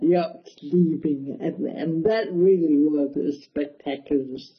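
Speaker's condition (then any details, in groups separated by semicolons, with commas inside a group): Cerebral palsy, mild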